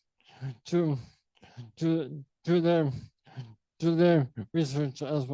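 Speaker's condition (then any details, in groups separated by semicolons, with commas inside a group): Sporadic ALS; diagnosed at age 32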